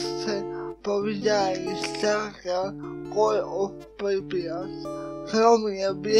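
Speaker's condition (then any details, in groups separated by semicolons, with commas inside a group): Cerebral palsy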